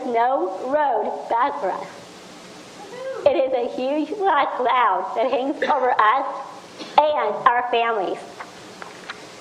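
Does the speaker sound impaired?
Yes: Down syndrome; speech problems.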